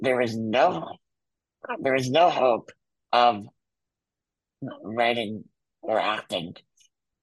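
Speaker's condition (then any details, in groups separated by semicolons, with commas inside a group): Muscular dystrophy; back surgery at 14 followed by near-fatal pneumonia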